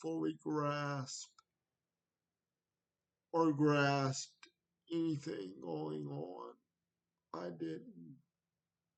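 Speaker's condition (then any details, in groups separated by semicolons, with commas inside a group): Cerebral palsy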